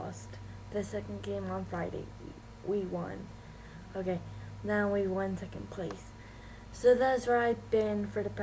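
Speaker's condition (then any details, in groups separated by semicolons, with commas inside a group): Cerebral palsy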